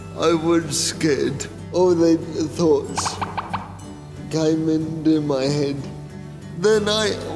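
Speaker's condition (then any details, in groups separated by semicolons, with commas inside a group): Cerebral palsy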